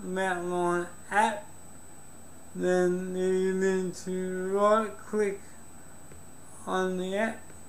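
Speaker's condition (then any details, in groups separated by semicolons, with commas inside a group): Cerebral palsy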